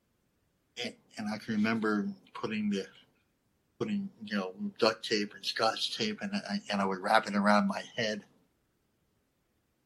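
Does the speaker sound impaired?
Yes: cleft lip and palate; lisp, stuttering and unclear speech as a child.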